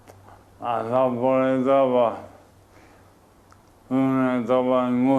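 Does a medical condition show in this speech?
Yes: amyotrophic lateral sclerosis; speech among most affected areas, visibly impaired.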